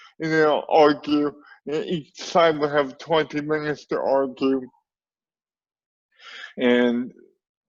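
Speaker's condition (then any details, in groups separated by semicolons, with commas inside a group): Cerebral palsy; cannot speak quickly and be understood, speaks slowly, deliberately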